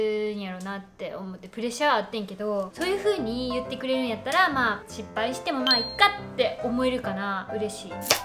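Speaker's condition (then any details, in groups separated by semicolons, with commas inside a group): No condition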